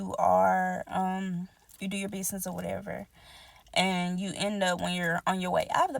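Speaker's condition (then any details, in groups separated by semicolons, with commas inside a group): No condition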